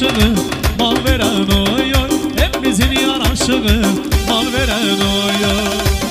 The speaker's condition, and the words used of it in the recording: No condition.